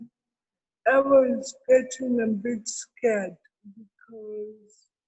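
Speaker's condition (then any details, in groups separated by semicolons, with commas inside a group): Cerebral palsy; from birth, medical negligence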